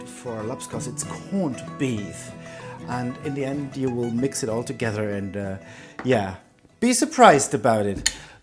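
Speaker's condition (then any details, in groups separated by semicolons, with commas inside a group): No condition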